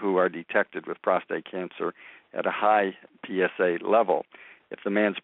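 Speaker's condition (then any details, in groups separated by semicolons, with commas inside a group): No condition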